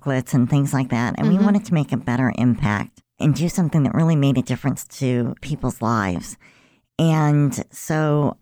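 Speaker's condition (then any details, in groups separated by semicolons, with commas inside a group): Cleft lip and palate; congenital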